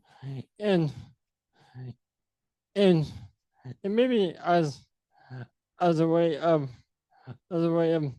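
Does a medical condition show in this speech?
Yes: sporadic ALS; diagnosed at age 32.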